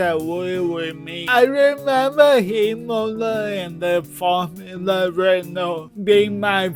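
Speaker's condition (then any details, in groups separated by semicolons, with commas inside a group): Cerebral palsy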